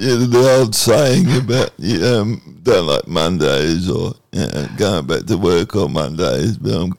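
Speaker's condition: Cerebral palsy

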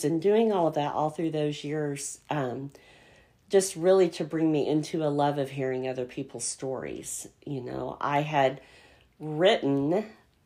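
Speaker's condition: Cleft palate; congenital

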